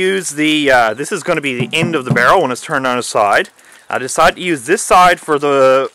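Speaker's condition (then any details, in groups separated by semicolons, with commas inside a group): No condition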